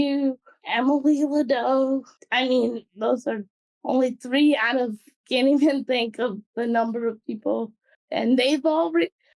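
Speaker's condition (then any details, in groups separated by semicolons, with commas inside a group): Cerebral palsy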